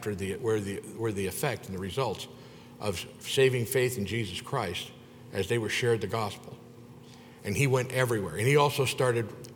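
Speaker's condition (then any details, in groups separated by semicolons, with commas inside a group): No condition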